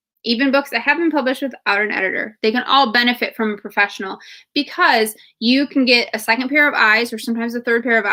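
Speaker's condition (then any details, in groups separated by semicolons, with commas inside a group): No condition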